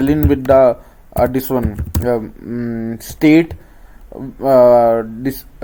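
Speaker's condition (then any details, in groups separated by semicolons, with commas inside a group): No condition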